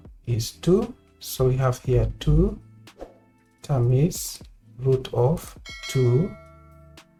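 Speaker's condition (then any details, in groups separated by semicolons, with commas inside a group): No condition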